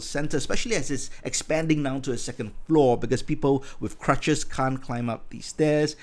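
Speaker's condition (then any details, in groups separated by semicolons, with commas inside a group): No condition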